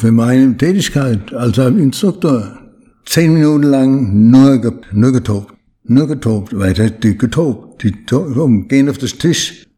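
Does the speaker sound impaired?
Yes: Parkinson's disease; Parkinson's disease diagnosed about 20 years ago, slowed movements, limits daily routine, needs much training.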